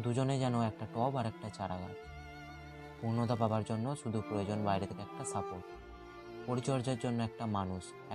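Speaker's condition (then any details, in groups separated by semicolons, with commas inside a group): No condition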